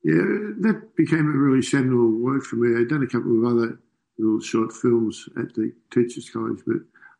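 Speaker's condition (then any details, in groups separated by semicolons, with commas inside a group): Parkinson's disease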